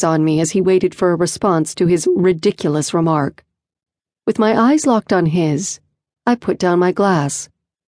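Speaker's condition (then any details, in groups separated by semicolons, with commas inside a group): No condition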